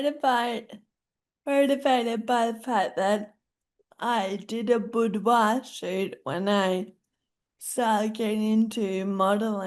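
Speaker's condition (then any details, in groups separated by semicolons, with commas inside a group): Friedreich's ataxia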